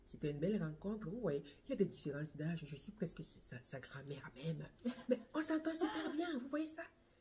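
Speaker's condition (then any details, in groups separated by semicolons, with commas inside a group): No condition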